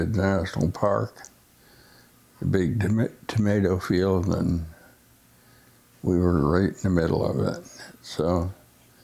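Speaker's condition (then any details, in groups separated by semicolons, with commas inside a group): Essential tremor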